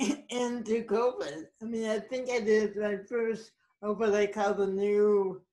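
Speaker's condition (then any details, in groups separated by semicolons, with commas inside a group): Cerebral palsy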